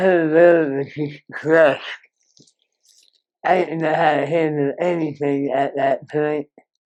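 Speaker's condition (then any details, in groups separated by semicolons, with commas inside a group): Moebius syndrome; severe nerve damage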